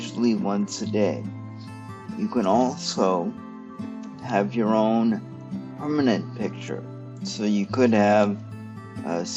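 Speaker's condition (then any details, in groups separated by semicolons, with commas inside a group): Cerebral palsy; stiff muscles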